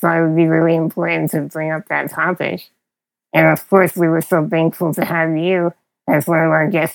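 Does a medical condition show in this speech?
Yes: spinal muscular atrophy; progressive, frequent childhood illness turning into pneumonia, over 100 hospital days in one year; needs help with all physical activities, use of only a couple fingers, power wheelchair, Dragon NaturallySpeaking.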